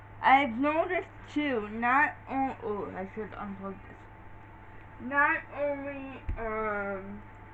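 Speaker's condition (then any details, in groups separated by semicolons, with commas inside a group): Cerebral palsy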